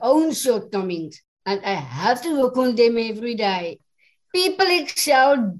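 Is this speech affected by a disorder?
Yes: Down syndrome; extra chromosome 21, congenital, present since birth, a little slower than others; English is second language.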